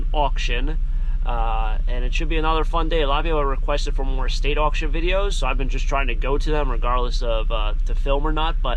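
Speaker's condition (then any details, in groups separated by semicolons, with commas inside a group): No condition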